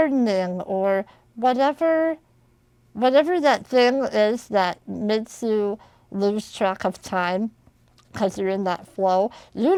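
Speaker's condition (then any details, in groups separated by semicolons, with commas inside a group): Spinal muscular atrophy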